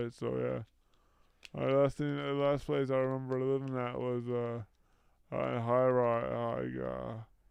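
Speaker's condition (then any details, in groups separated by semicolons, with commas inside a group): Brain injury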